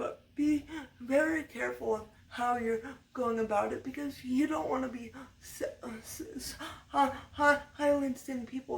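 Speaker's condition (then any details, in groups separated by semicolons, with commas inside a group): Cerebral palsy, severe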